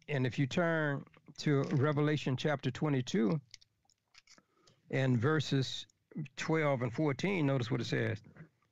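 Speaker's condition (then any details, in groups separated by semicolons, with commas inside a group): No condition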